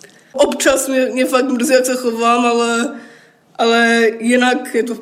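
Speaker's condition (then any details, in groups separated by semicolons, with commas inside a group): Down syndrome; congenital, since birth; pronounces very well, communicates and forms sentences well, talked from around age one, attended speech therapy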